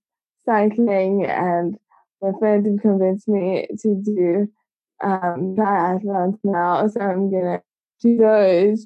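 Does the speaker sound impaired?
Yes: cerebral palsy; congenital.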